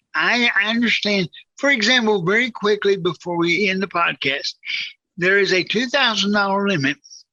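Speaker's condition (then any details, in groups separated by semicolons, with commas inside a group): Cerebral palsy; severe, wheelchair user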